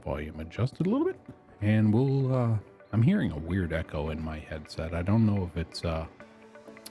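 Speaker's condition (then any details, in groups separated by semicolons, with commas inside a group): No condition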